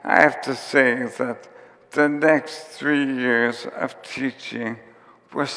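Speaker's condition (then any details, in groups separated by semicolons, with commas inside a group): ALS; onset with tiredness and clumsiness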